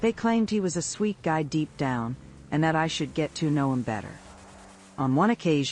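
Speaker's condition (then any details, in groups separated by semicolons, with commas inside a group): No condition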